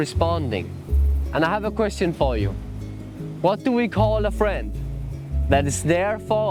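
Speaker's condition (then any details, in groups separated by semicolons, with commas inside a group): No condition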